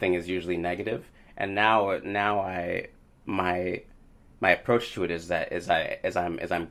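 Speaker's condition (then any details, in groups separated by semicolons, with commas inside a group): Stuttering; onset at age 4 or 5, considered without cure, lifelong; age 36, about 31 years since onset; stutter less evident when singing, stutters articulating saxophone notes, especially on downbeats with others; repeated words, prolonged sounds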